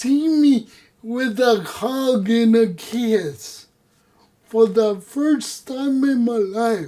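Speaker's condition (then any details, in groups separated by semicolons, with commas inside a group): Cerebral palsy; no voice control, unusual voice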